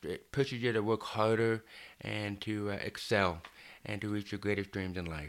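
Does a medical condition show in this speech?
Yes: deafness; severe hearing loss from birth, deaf and hard of hearing, no sound for first 2 years; 12 years of intense speech therapy, had to learn how to talk, holds normal dialogue.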